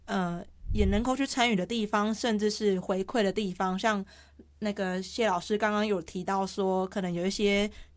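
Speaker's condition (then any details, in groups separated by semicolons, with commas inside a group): Hearing loss; clear articulation per host, self-reports sometimes slightly unclear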